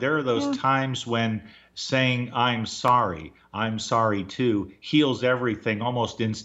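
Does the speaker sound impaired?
No.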